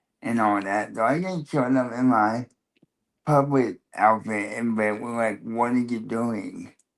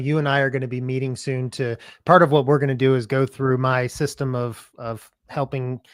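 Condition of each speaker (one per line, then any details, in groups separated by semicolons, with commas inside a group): Cerebral palsy, spastic quadriplegia; spastic quadriplegia, surgery straightening both hips at age nine
No condition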